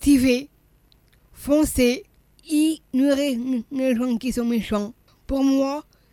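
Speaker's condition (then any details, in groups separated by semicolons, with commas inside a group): Down syndrome; congenital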